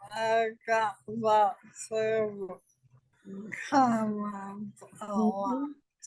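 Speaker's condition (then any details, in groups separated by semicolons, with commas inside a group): ALS; diagnosed almost five years ago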